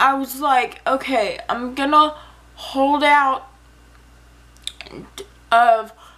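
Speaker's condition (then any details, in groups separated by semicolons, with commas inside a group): Cerebral palsy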